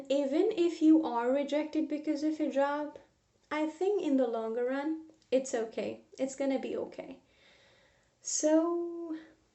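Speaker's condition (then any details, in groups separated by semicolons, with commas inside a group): No condition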